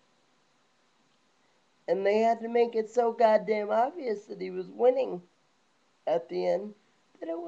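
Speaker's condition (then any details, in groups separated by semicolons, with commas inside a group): Cerebral palsy; lifelong, wheelchair user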